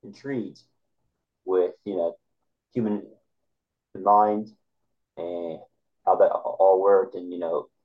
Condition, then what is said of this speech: Stuttering. Sometimes I do a lot of small talk where I know that I can avoid stuttering,